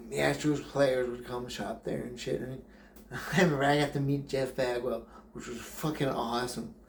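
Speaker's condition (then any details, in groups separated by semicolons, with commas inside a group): Brain injury; memory greatly affected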